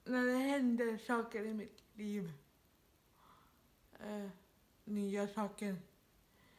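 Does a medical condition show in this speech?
Yes: dyskinetic cerebral palsy, severe.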